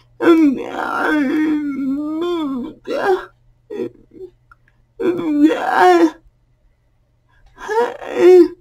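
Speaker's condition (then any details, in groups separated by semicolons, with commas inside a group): Cerebral palsy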